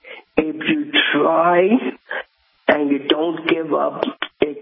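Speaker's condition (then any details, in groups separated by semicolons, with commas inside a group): Cerebral palsy; has walked New York City marathon 8 times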